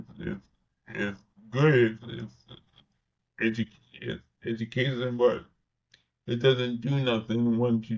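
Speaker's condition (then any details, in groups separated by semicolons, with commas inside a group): Cerebral palsy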